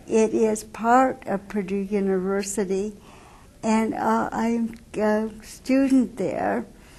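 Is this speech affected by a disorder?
Yes: cerebral palsy; wheelchair user; uses wheelchair.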